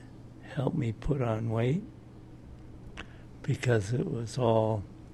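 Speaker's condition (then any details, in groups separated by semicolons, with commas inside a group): Parkinson's disease; diagnosed by Dr. Paul Tuitt 15 years ago, severe tremors, DBS implanted by Dr. Aviva Abash; tremors stopped by deep brain stimulator, walks straight, regained 40 pounds, voice therapy with coach; lost booming voice, vocal cords not engaging, rarely loud or animated, coached to be big and loud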